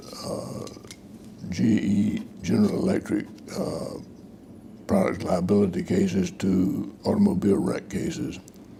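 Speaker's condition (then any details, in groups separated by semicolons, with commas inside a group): Parkinson's disease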